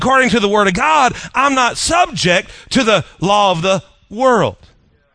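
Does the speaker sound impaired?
No.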